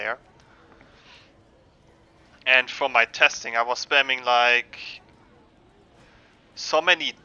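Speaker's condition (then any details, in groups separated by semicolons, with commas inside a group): No condition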